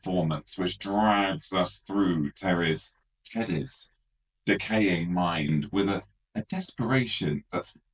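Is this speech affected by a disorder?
No.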